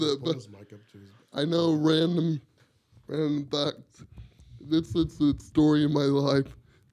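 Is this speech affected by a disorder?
Yes: cerebral palsy; wheelchair user.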